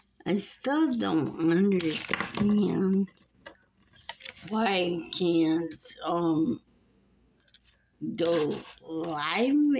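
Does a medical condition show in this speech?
Yes: muscular dystrophy.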